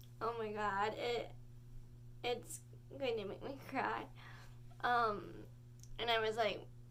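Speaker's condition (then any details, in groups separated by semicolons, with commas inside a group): Cerebral palsy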